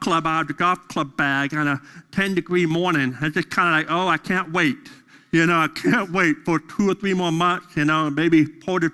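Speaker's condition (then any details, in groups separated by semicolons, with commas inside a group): Deafness; deaf during school years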